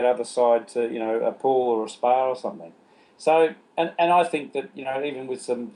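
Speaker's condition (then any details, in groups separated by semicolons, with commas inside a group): No condition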